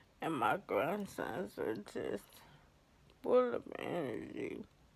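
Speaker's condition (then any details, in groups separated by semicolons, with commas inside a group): ALS; affects hands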